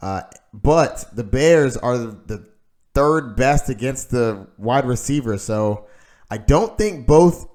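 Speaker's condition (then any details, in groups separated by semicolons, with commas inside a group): No condition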